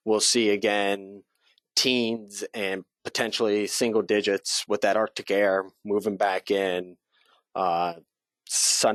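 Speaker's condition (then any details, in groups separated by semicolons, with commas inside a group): No condition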